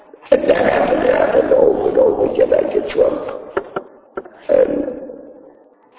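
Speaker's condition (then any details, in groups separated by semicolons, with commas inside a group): Laryngectomy; voice box removed by surgery, speech device placed in throat; taught to talk with throat device, cannot talk without thumb, earlier voice loss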